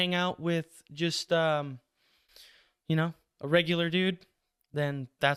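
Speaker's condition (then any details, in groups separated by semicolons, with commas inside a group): No condition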